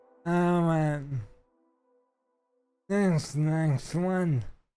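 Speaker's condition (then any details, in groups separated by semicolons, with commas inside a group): ALS; stem cell treatment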